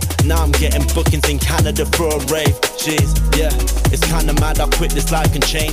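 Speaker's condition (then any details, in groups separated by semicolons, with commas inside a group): No condition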